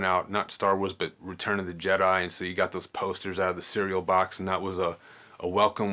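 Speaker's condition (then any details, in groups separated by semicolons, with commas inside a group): No condition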